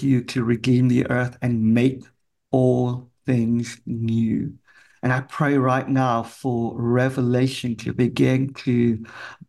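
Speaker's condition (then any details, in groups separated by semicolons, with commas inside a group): Cleft palate; congenital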